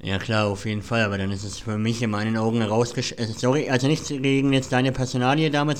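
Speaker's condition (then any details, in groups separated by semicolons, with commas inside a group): Cleft palate; voice may audibly show the cleft, says by the norm listeners would find podcasting unlistenable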